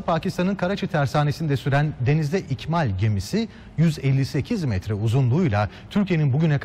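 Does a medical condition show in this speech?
No.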